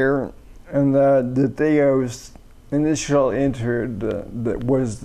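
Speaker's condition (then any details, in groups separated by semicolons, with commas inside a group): Multiple system atrophy; first diagnosed cerebellar ataxia, rediagnosed faster-progressing; umbilical cord blood stem cells, progression resumed; excessive saliva hinders talking, speech therapy advised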